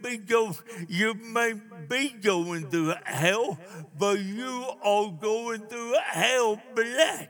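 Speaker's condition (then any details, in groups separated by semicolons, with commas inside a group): Cerebral palsy; born not breathing for 18 minutes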